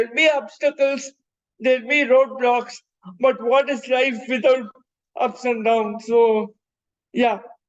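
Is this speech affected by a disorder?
Yes: cerebral palsy.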